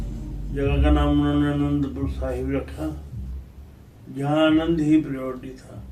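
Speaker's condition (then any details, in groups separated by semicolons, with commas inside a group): Cerebral palsy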